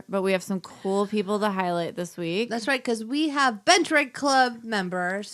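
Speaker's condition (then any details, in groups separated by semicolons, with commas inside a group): No condition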